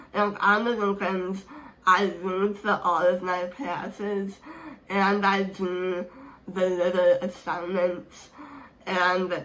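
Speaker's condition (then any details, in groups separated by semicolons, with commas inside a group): Speech impairment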